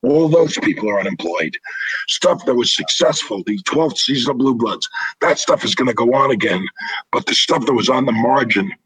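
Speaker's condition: Throat cancer, vocal cords removed

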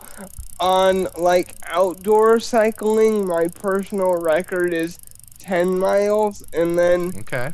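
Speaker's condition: Spastic cerebral palsy

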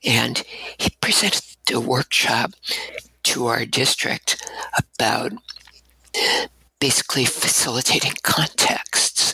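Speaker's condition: Abductor spasmodic dysphonia; focused speaking

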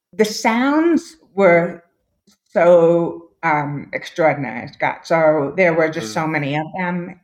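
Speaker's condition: Deafness; permanently deaf without implants

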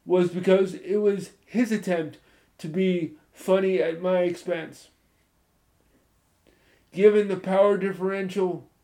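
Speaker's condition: Spastic cerebral palsy, moderate; from spinal meningitis at birth, born 2 months premature, mainly legs, secondarily arms and hands

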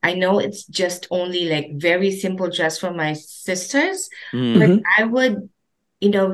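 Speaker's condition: No condition

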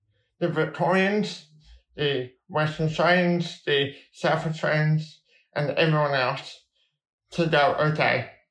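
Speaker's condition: Cerebral palsy

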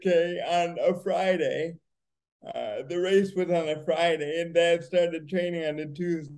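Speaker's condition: Cerebral palsy; wheelchair user

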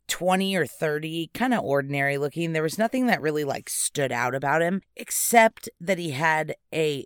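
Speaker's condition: No condition

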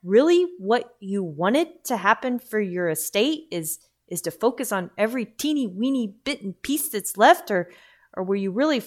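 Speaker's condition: No condition

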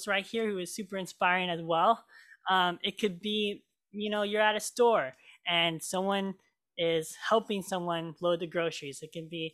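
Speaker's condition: Cleft lip and palate; multiple surgeries growing up

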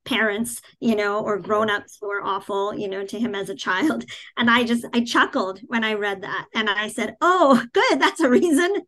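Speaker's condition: Cleft palate, cleft palate without cleft lip; childhood articulation problems, hard to understand, years with speech pathologist, speaking Hindi discouraged by early doctors, therapists

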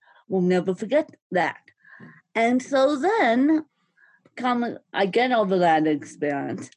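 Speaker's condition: Ataxic spastic cerebral palsy; movements

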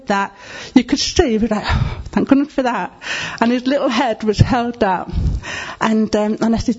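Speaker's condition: Deafness; needs to see speaker's face

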